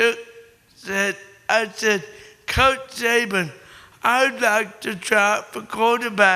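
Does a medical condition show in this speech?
Yes: cerebral palsy; born premature.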